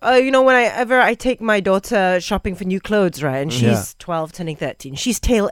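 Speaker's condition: No condition

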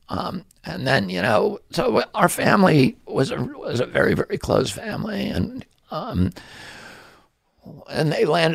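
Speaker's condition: Spasmodic dystonia; affects voice, attributed by speaker to yearly flu vaccines, listed on flu vaccine insert

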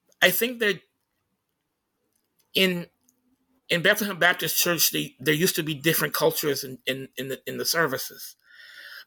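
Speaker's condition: Stutter; stutters during conversation; repeated sounds, repeated words, prolonged sounds, blocks

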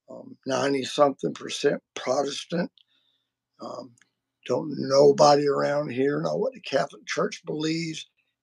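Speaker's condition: Vocal cord surgery; multiple vocal cord surgeries

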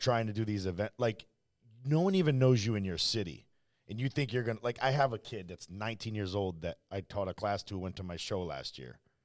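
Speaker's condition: No condition

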